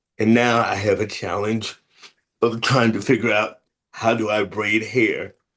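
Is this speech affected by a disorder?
Yes: cerebral palsy, spastic.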